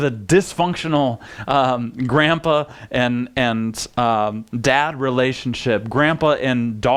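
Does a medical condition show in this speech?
No.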